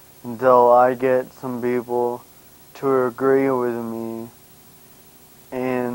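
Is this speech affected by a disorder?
Yes: brain injury.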